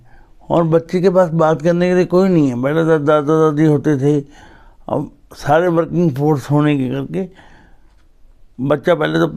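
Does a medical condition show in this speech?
Yes: cerebral palsy.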